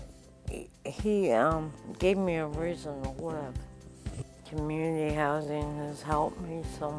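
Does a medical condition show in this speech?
Yes: multiple sclerosis; 18 to 19 years since onset.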